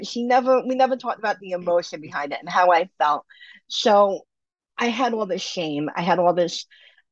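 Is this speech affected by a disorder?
Yes: bilateral cleft lip and palate; surgeries needed to function normally with eating, speaking, drinking.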